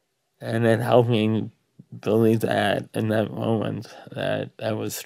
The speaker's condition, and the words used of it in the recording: Dystonia. He tries to speak, and his mouth and jaws clench and spasm.